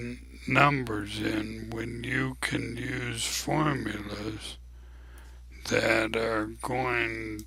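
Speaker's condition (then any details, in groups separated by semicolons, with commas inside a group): ALS; abnormally slow voice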